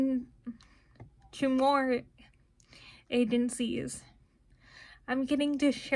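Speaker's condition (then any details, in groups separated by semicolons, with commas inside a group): Cerebral palsy, spastic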